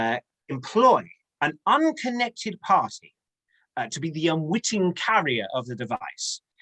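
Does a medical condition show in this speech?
No.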